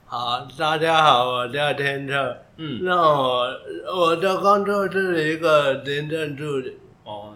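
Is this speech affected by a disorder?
Yes: brain injury with language impairment; brain damage; thinking otherwise typical, communication initially poor, improved since.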